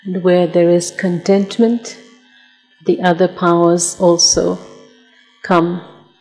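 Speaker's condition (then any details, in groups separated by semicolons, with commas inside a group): No condition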